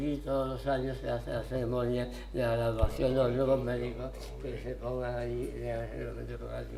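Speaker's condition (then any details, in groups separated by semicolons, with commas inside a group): Tongue cancer, partial glossectomy; half of tongue removed for cancer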